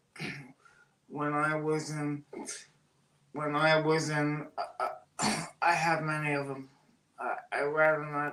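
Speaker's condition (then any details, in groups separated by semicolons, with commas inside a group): Cerebral palsy; oxygen loss at birth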